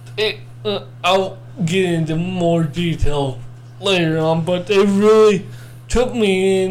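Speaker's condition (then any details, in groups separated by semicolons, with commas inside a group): Cerebral palsy; born not breathing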